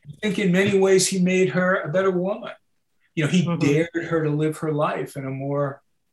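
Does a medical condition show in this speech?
No.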